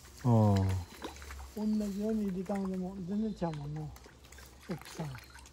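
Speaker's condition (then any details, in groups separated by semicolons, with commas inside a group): No condition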